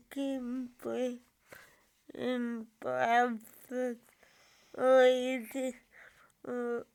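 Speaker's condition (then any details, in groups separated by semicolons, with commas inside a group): Cerebral palsy; from birth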